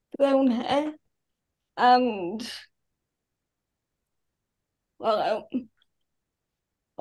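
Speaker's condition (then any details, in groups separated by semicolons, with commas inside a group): Cerebral palsy; very difficult to verbalize thoughts, speaking harder than for others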